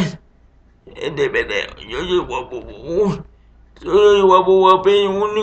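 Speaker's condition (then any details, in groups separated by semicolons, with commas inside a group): Cerebral palsy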